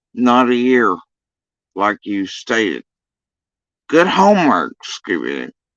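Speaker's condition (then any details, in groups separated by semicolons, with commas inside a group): Facial paralysis after surgery; tongue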